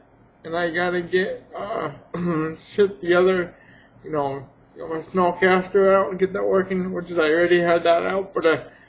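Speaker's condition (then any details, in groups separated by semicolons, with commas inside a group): Cerebral palsy; has had surgery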